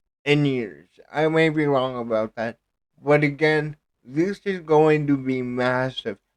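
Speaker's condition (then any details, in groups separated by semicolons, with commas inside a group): Cerebral palsy; speech affected by cerebral palsy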